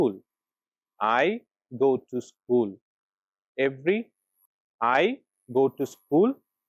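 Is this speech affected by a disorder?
No.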